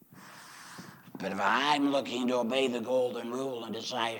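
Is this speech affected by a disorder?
Yes: laryngectomy; chemo and radiation.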